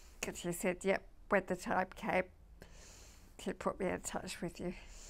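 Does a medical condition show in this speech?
Yes: MND (ALS).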